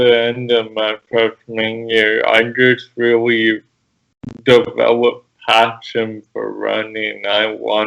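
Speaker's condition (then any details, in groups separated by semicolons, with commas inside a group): Cerebral palsy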